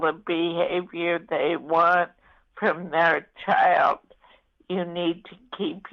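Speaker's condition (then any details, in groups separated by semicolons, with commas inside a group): ALS; voice affected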